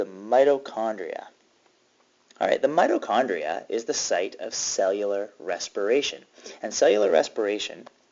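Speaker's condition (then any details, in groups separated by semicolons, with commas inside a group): No condition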